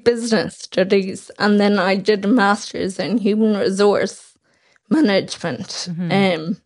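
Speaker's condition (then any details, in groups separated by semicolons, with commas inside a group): Friedreich's ataxia; progressive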